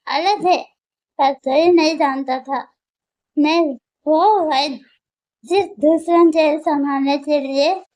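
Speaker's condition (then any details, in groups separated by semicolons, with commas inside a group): Muscular dystrophy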